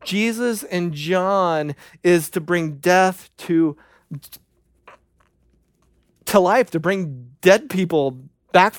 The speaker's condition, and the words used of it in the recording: Stuttering. I still have a speech impediment.